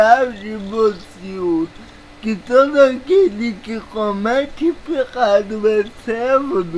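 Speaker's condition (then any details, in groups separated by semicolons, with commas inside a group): Paralysis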